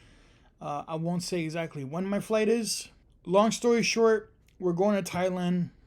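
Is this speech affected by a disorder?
No.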